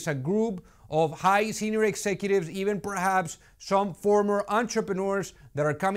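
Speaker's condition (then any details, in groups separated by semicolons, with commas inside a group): No condition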